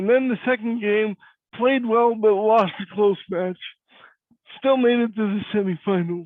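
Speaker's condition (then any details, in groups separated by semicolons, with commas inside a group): Cerebral palsy; cannot walk; voice is different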